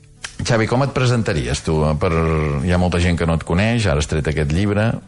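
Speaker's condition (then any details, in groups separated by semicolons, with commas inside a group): No condition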